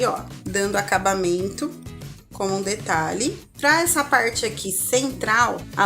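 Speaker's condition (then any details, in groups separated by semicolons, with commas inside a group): No condition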